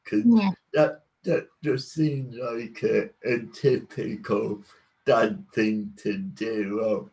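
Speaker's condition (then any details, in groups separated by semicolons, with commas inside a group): Cerebral palsy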